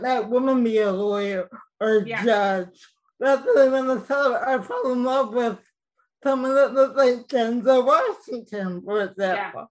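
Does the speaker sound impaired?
Yes: cerebral palsy; from birth, no breathing for 45 minutes at birth, gait mildly affected; speech mildly affected.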